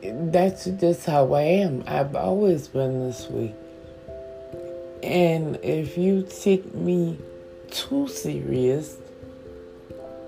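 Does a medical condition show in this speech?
Yes: stroke with stutter; cannot move, hands not working, constant pain, physical therapy, not sleeping, caregiver Miss Priest gives medicines, meals; stutter now, linked by speaker to not sleeping.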